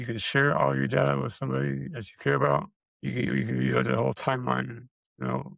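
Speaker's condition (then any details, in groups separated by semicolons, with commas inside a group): Multiple system atrophy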